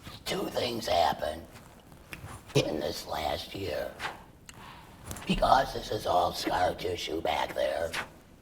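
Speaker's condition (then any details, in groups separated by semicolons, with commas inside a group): Laryngectomy for laryngeal cancer; total laryngectomy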